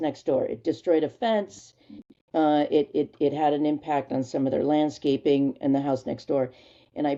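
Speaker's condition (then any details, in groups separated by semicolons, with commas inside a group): No condition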